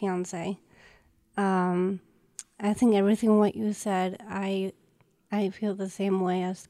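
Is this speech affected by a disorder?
Yes: Down syndrome; known since infancy.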